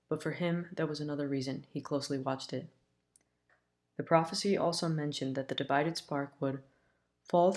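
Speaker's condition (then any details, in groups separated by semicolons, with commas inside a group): No condition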